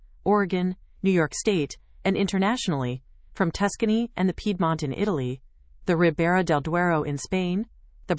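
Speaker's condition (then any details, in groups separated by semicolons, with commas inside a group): No condition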